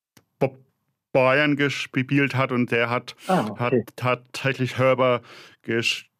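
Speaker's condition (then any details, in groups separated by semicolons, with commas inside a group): Stuttering; developmental, logopedic speech therapy, constant since second grade; repeated sounds, prolonged sounds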